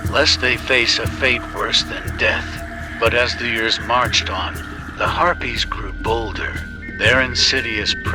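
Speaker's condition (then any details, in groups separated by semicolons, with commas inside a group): No condition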